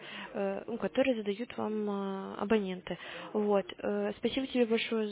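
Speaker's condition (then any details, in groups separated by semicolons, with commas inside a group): No condition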